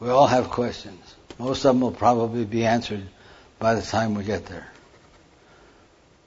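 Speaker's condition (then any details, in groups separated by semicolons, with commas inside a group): Parkinson's; hand tremor during talk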